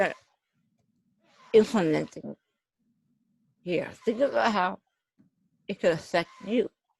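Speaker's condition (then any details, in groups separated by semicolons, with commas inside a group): Neuromuscular disease; uses a ventilator; speaking sometimes very difficult, needs extra time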